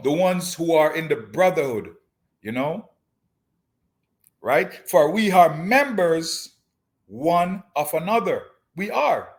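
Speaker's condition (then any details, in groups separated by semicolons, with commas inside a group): No condition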